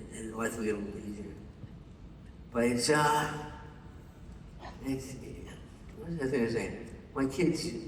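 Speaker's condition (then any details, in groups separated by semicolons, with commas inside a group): Parkinson's; loses train of thought mid-sentence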